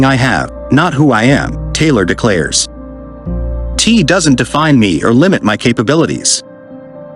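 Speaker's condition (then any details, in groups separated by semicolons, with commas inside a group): No condition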